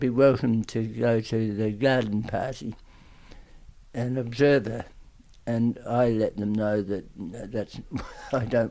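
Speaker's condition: Tongue cancer; aggressive tongue cancer

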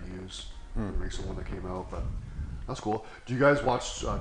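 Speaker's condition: No condition

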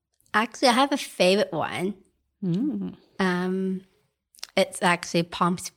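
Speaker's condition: Down syndrome; adult woman

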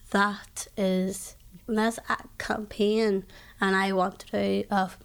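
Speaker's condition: Down syndrome; diagnosed by doctor, early warning she might never talk or walk; early prediction she might never talk, now speaks publicly, including at UN in Geneva

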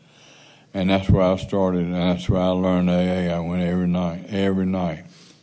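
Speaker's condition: Parkinson's

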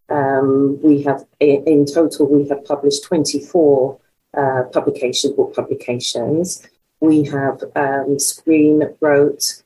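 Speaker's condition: No condition

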